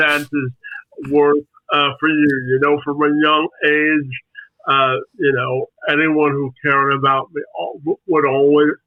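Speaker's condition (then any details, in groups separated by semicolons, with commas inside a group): Spastic quadriplegic cerebral palsy; spastic quadriplegic cerebral palsy, from birth, multiple leg operations; age 32, medical options exhausted; speech affected, slow to understand, had speech therapy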